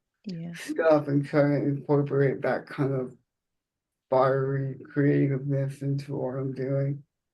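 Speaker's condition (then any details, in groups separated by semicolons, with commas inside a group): Cerebral palsy; present from birth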